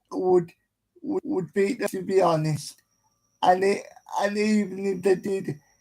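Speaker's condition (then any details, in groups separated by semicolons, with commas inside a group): Cerebral palsy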